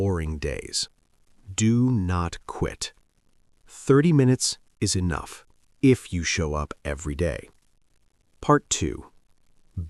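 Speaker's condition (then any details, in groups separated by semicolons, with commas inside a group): No condition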